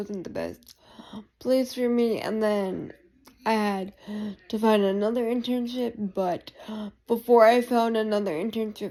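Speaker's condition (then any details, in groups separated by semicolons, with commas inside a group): Cerebral palsy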